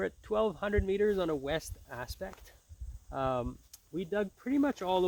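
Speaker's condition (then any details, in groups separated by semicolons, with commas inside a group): No condition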